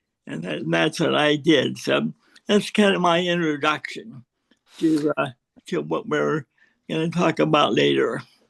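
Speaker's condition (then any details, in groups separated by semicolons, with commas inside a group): Cerebral palsy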